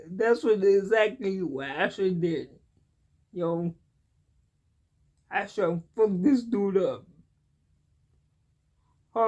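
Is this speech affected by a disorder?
Yes: cerebral palsy; cannot walk, uses wheelchair.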